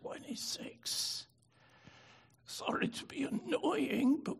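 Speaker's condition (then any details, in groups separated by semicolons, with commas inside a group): Spasmodic dystonia; brain disorder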